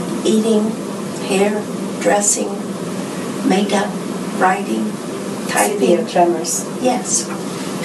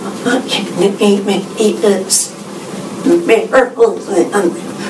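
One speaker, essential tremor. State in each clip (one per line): DBS on
DBS off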